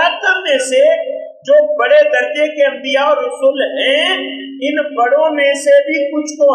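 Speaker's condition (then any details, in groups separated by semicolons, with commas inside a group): No condition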